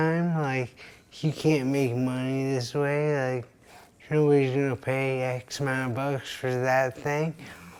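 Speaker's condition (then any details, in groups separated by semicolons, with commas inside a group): Traumatic brain injury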